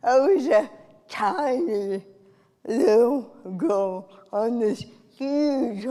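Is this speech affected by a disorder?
Yes: cerebral palsy; from birth.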